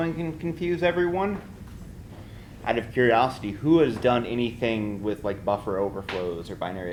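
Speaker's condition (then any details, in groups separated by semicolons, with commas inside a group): No condition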